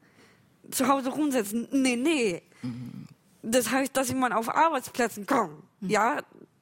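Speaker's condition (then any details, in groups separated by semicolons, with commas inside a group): Down syndrome; congenital, from birth, several diagnoses at birth, nearly 3 months in hospital after birth; age 21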